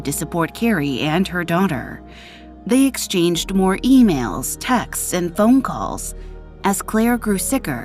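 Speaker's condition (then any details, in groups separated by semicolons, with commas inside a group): No condition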